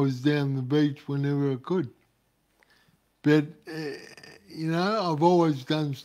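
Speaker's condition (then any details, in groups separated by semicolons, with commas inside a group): Cerebral palsy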